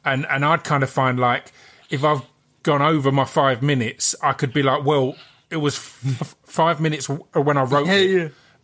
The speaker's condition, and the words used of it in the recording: Stuttering. Uh, you'll probably n- notice in the same way that you'll notice I have a stutter.